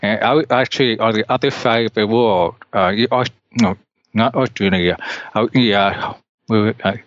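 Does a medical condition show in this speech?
Yes: deafness; cannot hear well.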